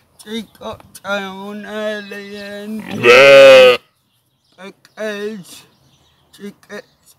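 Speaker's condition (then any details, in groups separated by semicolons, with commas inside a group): Cerebral palsy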